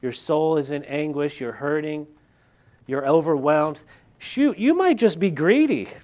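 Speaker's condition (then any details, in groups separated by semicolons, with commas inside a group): No condition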